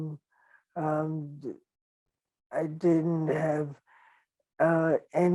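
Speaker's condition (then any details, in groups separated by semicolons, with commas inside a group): ALS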